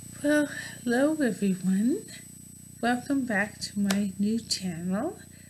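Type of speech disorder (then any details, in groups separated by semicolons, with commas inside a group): Bulbar dysarthria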